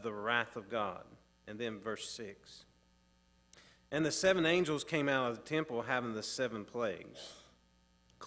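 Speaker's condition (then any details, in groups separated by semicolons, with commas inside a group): No condition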